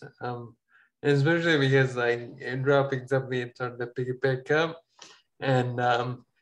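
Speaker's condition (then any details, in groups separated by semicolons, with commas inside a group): Ataxia; falls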